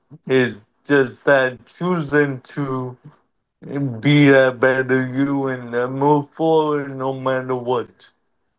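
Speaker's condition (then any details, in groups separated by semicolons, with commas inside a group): Cerebral palsy; uses wheelchair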